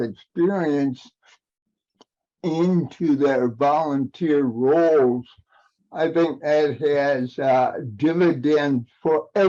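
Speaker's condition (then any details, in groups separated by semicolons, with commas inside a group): Cerebral palsy; aging adult, past 40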